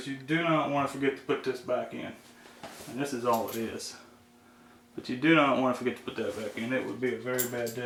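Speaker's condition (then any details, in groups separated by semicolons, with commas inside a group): No condition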